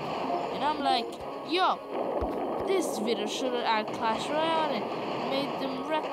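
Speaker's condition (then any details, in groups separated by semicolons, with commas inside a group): No condition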